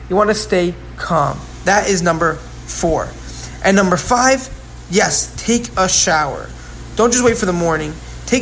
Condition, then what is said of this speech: None; typical speech.